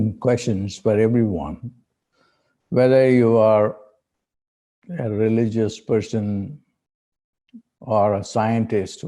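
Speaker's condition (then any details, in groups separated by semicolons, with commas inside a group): No condition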